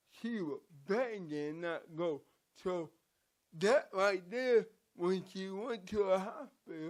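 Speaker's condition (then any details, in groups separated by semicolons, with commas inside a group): Cerebral palsy; from birth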